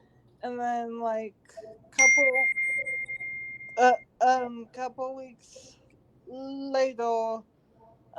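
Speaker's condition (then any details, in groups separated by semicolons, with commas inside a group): Cerebral palsy; talks too fast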